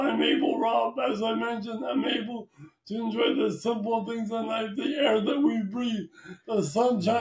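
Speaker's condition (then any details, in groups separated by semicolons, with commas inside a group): Traumatic brain injury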